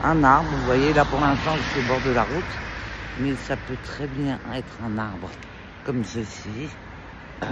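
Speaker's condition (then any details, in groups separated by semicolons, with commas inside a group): No condition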